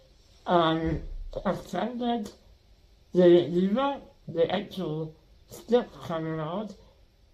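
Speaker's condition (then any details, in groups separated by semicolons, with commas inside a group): Spinal muscular atrophy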